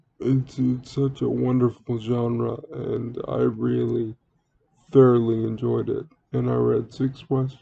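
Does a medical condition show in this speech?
Yes: cerebral palsy; speaks relatively well.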